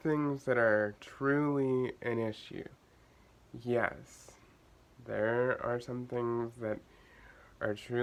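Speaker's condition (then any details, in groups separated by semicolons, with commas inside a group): Cerebral palsy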